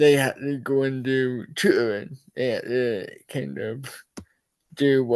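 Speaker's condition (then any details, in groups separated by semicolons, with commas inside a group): Cerebral palsy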